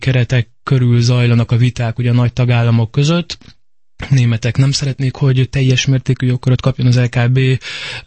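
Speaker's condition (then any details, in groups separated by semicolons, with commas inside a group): No condition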